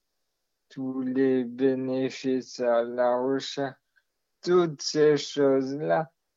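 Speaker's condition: Maladie de Charcot (ALS); degenerative disease

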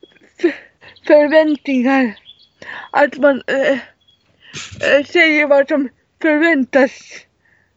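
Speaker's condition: Cerebral palsy; severe, wheelchair user

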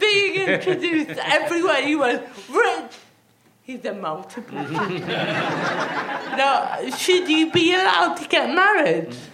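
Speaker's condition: Athetoid cerebral palsy; with myotonia and ataxia

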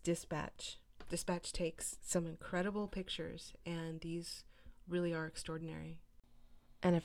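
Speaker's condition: No condition

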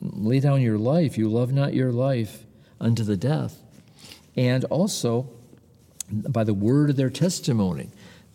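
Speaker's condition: No condition

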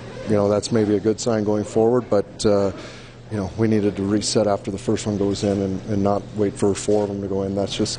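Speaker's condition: No condition

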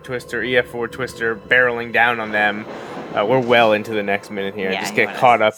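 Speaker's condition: No condition

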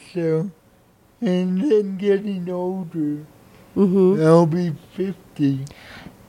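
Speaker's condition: Cerebral palsy; from birth, brain injury disrupting messages between brain and body, therapy in childhood; no medication

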